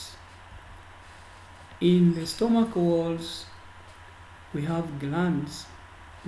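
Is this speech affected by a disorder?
No.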